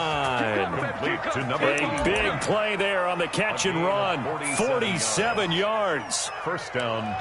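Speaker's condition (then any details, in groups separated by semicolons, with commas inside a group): No condition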